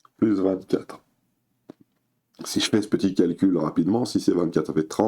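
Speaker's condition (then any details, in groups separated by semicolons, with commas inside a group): No condition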